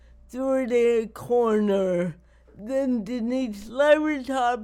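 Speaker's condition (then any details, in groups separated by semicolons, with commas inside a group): Cerebral palsy; wears down with age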